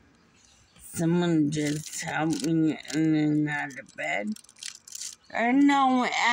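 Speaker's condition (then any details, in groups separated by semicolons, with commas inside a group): Muscular dystrophy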